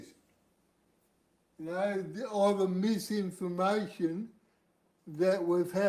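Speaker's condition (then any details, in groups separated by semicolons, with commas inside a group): Cerebral palsy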